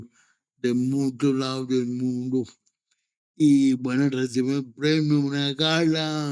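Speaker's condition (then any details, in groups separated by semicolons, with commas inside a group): Cerebral palsy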